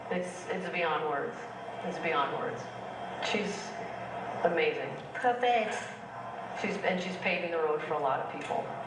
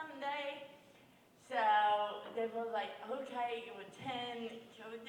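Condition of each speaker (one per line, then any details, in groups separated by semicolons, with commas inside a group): No condition
Cerebral palsy; hard to be understood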